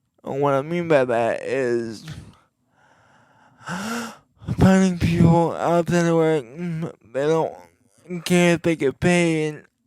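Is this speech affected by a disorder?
Yes: cerebral palsy.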